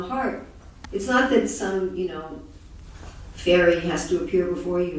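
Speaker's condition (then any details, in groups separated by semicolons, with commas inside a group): No condition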